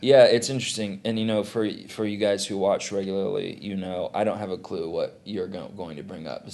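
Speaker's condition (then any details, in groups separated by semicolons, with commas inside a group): No condition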